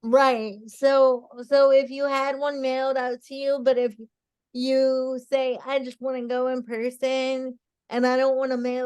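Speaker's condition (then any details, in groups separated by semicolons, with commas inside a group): Cerebral palsy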